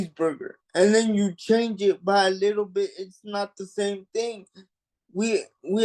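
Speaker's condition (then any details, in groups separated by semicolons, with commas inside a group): Cerebral palsy; mild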